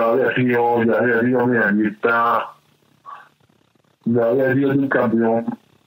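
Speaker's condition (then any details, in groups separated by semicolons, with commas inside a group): Cerebral palsy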